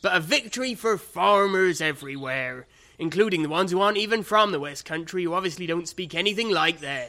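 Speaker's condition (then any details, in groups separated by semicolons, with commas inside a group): No condition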